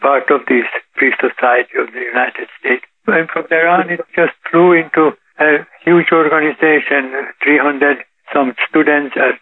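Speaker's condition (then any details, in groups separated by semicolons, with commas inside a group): Parkinson's disease; daily yoga practice and 3-mile walks credited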